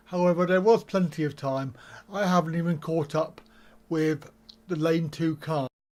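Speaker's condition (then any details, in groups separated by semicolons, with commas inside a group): Cerebral palsy; back surgery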